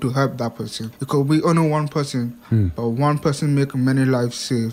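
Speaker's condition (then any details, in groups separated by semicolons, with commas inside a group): Hearing impairment; past speech impediment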